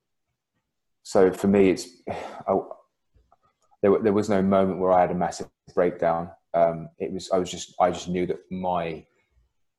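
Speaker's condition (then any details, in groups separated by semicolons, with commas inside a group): Stutter; worsened markedly during period of severe anxiety and paranoia; stuttering increased a lot when anxiety symptoms were at their worst; repeated sounds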